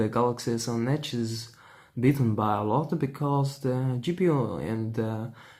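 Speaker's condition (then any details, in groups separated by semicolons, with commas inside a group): No condition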